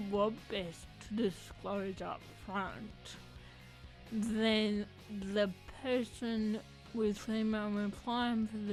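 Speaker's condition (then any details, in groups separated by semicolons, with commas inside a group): Athetoid cerebral palsy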